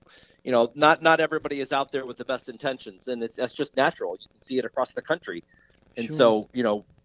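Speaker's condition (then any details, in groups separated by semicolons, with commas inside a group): No condition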